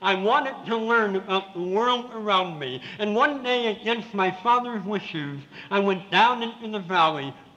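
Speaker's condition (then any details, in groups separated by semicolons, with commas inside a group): Severe cleft palate with lisp; congenital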